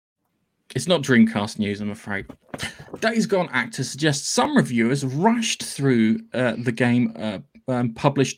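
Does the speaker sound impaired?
No.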